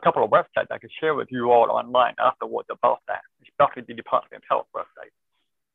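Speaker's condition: Deafness, born deaf, cochlear implant

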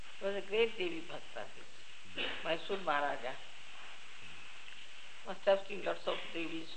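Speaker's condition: No condition

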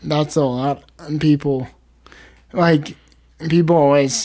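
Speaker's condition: Cerebral palsy, spastic

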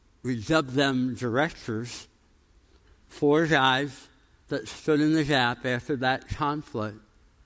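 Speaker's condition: Tongue cancer, jaw reconstruction

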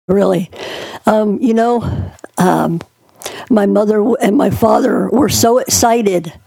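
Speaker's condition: Cleft palate; born two months premature

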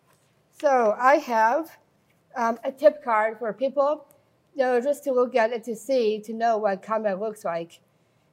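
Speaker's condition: Down syndrome; congenital, early intervention programs and therapies in early childhood; adult

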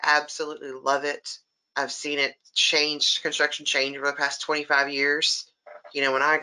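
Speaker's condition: No condition

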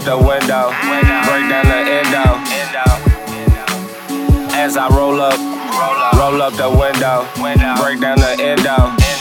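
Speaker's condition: No condition

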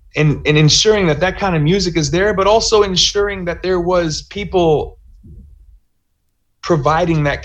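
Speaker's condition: No condition

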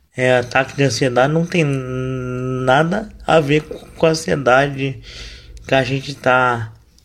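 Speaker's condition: Cerebral palsy, mild; wheelchair user

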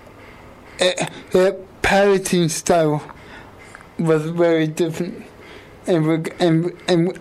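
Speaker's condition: Quadriplegic cerebral palsy; age 28

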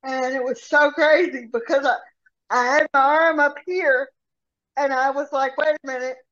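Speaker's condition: Cerebral palsy; from birth, instability causing trips, severe rotator cuff tear, formerly monthly falls needing engine 6 lift assists; steel mace and steel club training, walking while pushing grocery cart

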